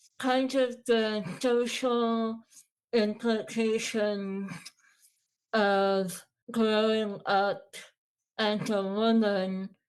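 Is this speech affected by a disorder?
Yes: Moebius syndrome.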